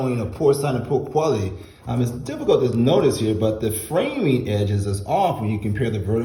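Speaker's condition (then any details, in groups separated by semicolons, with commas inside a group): No condition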